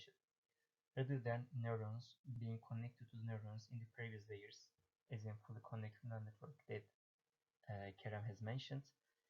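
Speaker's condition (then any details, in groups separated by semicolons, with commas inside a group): No condition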